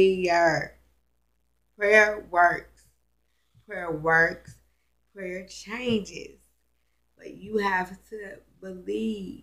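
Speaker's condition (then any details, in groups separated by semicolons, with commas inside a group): Cerebral palsy, spastic; now talking and breathing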